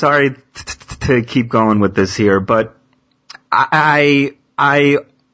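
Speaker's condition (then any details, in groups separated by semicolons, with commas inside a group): Stuttering; person who stutters, working on stuttering, okay stuttering in front of people; anxiety about stuttering or social communication has paralyzing effect; repeated sounds, repeated words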